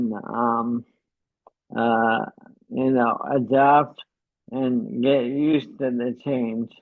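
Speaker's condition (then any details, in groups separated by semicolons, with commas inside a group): ALS; uses pre-recorded voice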